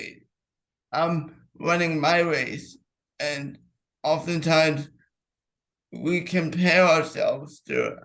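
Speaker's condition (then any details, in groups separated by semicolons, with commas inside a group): Cerebral palsy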